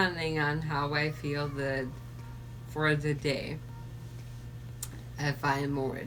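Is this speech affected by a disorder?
Yes: ALS.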